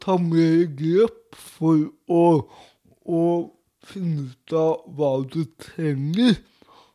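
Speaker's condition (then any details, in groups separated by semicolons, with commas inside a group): Cerebral palsy; speech difficulties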